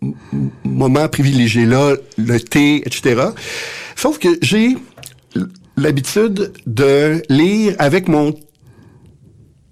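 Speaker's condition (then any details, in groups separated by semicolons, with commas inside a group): Stuttering; developmental, lifelong, stated genetic basis; often unable to get words out, a wall to cross each time speaking; prolonged sounds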